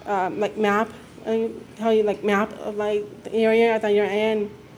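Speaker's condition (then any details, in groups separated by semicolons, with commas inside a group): Deafness; hearing loss; mix of speech and sign growing up, signs with family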